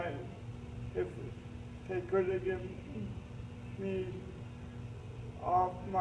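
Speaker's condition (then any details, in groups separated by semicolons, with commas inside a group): Cerebral palsy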